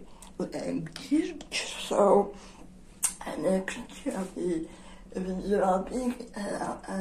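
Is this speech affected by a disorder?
Yes: generalized dystonia.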